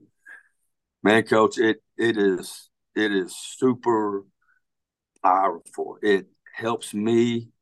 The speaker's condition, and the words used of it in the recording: Stuttering. And to this day, there's times where I'll just rock and roll, man.